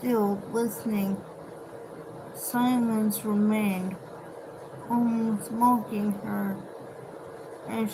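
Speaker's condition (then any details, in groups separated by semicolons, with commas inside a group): Cerebral palsy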